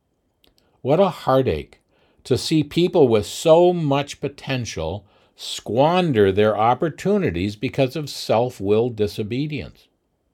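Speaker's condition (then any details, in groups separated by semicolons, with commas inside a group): No condition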